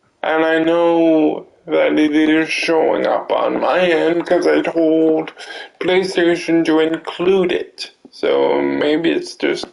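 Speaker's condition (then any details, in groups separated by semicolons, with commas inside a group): Cerebral palsy; limbs affected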